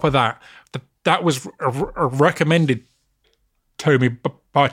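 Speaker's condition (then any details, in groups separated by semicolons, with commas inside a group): Stammer; stutter, unnoticed during rapping and spoken word years, noticed with radio show and podcast, works with STAMMA; stammered when trying to say Gimli during recording; difficulty with words starting with hard g, can say Finley easily; repeated sounds, prolonged sounds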